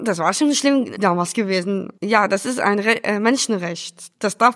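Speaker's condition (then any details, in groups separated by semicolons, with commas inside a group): Down syndrome; age 27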